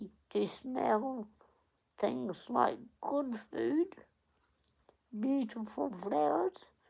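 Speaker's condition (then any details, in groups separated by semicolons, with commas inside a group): Cerebral palsy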